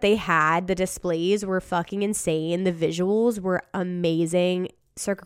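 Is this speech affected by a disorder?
No.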